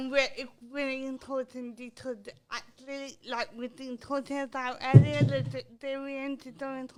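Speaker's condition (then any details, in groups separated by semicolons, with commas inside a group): Cerebral palsy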